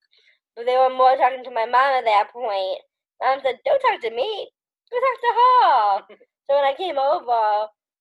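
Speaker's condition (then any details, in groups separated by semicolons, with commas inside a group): Down syndrome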